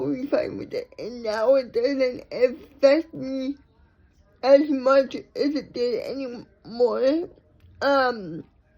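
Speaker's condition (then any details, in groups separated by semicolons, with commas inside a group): Cerebral palsy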